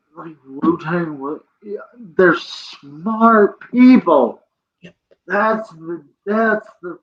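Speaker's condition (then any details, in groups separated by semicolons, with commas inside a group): Cerebral palsy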